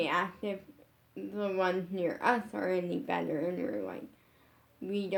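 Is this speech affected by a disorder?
Yes: brain injury.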